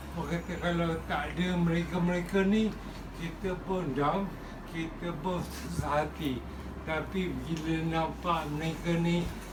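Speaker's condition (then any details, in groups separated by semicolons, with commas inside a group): Brain tumour; undergoing treatment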